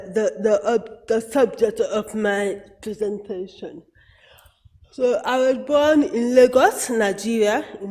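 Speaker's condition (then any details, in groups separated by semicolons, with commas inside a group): Cerebral palsy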